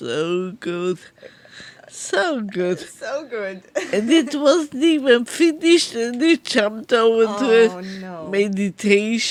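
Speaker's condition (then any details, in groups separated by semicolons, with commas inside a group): Multiple sclerosis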